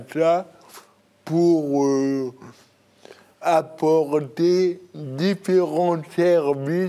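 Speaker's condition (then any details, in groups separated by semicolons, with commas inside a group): Cerebral palsy; birth injury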